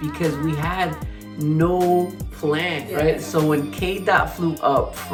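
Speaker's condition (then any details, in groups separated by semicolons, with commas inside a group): No condition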